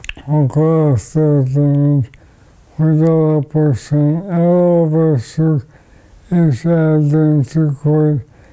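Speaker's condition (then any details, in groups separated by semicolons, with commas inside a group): ALS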